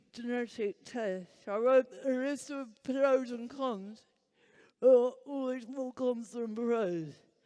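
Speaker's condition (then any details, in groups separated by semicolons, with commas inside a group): Huntington's disease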